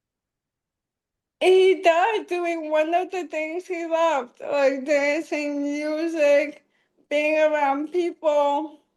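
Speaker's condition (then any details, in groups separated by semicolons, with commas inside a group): ALS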